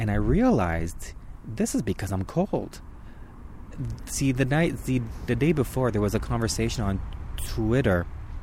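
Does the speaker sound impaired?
Yes: stuttering; stuttering that comes and goes, occasional very severe episodes, voluntary stuttering a goal, finds it hard; not stuttering much during this recording, recording outdoors in Toronto backyard in cold; varies, worse when cold, usually while recording, little stuttering at stutterers meetup; here blocks.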